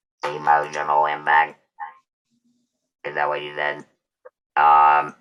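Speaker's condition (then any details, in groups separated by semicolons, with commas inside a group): Total laryngectomy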